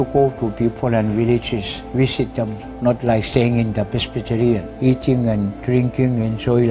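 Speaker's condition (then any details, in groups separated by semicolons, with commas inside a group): No condition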